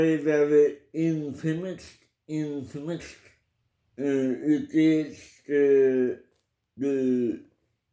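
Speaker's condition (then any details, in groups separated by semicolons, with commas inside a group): Cerebral palsy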